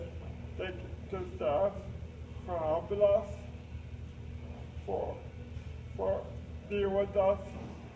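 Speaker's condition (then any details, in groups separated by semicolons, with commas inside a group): Cerebral palsy; uses a lift for transfers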